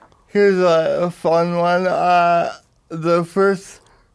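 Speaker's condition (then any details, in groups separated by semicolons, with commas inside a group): Cerebral palsy; power wheelchair user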